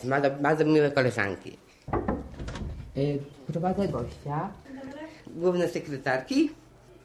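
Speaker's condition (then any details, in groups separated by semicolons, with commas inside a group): Down syndrome; turning 28 this year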